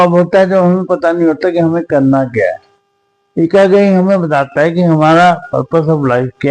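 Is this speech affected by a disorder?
Yes: cerebral palsy.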